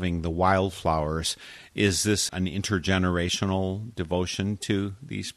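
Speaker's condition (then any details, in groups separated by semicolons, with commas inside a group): No condition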